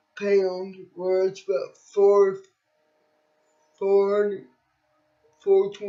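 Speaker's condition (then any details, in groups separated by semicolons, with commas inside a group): Cerebral palsy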